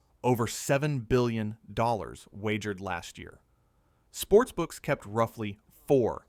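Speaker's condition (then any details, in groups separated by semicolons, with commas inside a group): No condition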